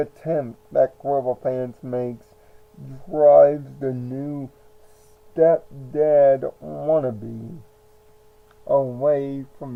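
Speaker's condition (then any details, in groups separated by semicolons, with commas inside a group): Cerebral palsy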